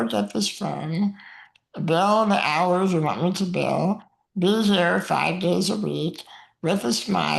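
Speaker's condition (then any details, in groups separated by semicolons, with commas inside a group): Muscular dystrophy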